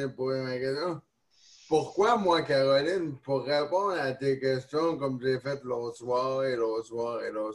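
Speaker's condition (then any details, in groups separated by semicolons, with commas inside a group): Neonatal cerebral palsy; neonatal onset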